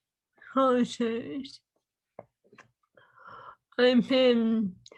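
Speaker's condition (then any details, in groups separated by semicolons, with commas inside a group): ALS; swallowing lost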